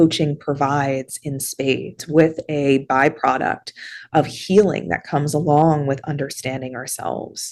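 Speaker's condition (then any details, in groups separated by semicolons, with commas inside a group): No condition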